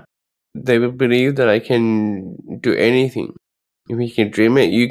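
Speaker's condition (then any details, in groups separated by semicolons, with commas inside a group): Down syndrome; present from birth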